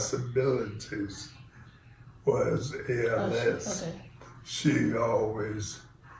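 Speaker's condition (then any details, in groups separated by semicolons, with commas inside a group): ALS; onset left foot drop, then left leg weakness; progressed, needs help from others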